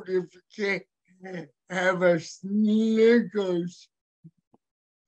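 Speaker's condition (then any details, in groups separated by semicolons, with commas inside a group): Cerebral palsy; hearing impaired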